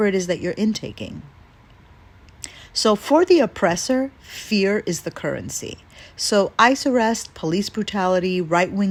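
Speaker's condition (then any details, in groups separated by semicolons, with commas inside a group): No condition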